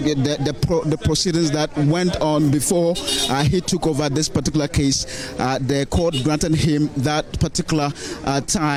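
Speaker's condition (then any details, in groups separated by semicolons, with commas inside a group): No condition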